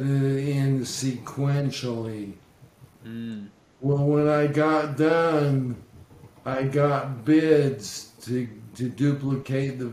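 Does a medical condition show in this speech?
Yes: ALS; slurred speech, losing voice, still heard loud and clear.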